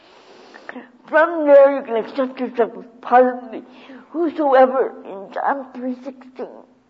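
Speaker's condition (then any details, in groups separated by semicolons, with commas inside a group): Cerebral palsy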